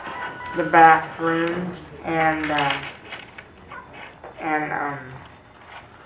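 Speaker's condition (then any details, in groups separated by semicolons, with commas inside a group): Cerebral palsy; acquired after stroke during illness, not congenital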